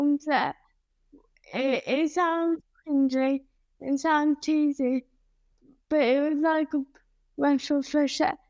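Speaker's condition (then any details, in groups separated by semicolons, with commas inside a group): Cerebral palsy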